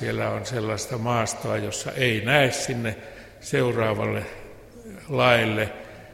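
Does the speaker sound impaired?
No.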